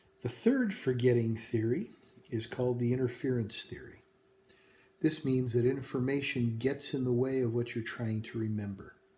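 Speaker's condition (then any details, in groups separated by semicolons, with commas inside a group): No condition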